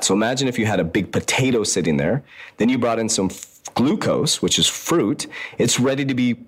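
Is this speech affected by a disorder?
No.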